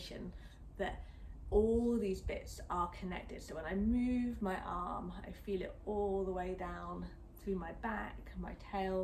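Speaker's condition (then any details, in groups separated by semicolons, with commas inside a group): No condition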